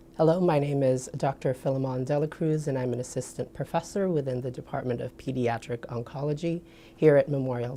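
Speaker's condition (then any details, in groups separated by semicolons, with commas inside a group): No condition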